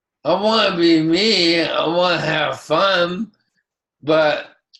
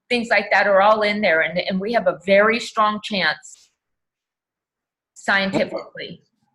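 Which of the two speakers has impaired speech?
The first: ALS.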